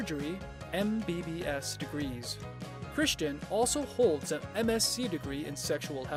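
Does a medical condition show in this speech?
No.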